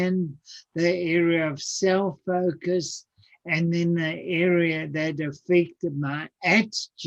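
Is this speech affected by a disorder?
Yes: cerebral palsy; speech sounds atypical.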